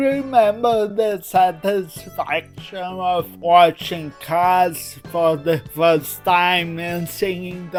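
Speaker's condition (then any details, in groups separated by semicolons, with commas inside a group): Cerebral palsy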